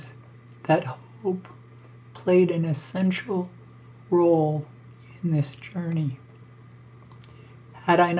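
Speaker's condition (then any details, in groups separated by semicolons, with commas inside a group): ALS; breathing increasingly difficult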